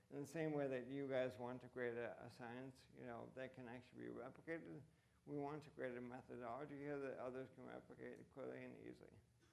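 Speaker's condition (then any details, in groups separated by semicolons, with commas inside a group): ALS; voice impacted, reduced fluency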